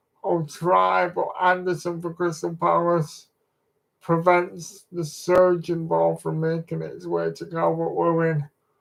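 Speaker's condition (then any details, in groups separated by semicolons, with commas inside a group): Cerebral palsy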